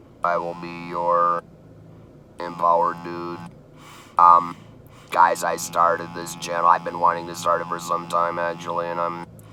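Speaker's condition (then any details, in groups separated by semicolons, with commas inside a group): Laryngectomy after laryngeal cancer, voice prosthesis; laryngectomy and tracheostomy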